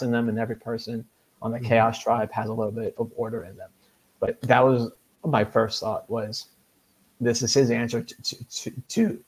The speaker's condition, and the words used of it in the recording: Stuttering. I am a person who stutters, so there's going to be quite a few stuttering moments throughout this conversation.